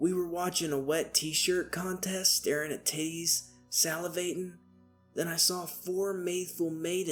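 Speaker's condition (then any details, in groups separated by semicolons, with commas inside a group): No condition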